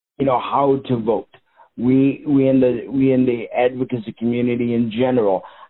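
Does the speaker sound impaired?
Yes: cerebral palsy.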